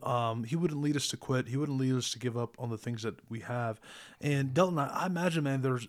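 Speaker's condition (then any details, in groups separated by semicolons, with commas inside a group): No condition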